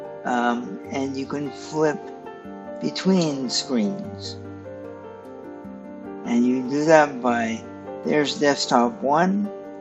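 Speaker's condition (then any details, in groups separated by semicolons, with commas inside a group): Cerebral palsy; stiff muscles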